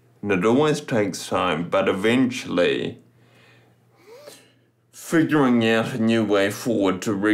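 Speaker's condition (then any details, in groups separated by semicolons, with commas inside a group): Friedreich's ataxia; condition can affect speech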